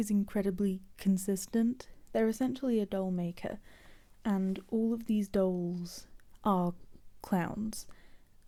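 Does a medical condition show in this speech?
No.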